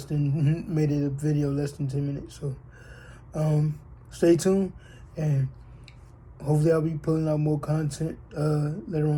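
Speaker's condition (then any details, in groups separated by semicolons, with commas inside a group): Cerebral palsy; present from birth, born premature, many operations, physical therapy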